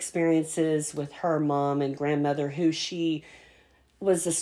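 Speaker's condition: Cleft palate; congenital

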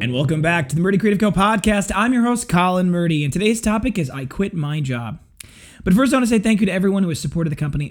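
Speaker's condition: No condition

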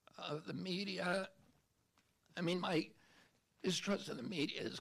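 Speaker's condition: Spasmodic dysphonia; rough shaky voice mistaken for crying, before surgery tight vocal cords blocked air, voice often failed completely

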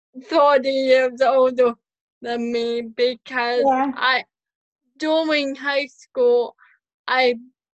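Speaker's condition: Cerebral palsy; mild spastic quadriplegic, since birth

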